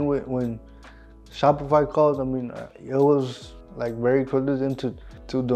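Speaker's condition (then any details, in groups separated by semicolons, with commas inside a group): Cerebral palsy; cerebral palsy, premature birth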